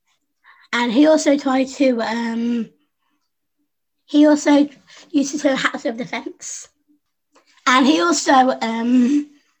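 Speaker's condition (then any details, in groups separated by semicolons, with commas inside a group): Down syndrome; adult woman, 25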